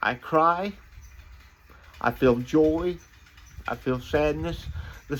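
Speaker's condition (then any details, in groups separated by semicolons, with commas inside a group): Cerebral palsy; from birth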